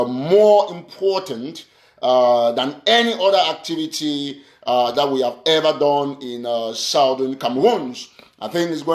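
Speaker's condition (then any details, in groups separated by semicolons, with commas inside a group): No condition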